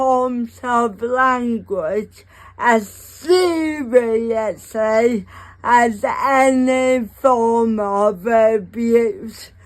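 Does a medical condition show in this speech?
Yes: cerebral palsy; ataxic form.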